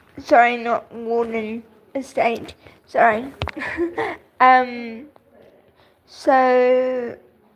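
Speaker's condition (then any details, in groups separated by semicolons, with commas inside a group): Cerebral palsy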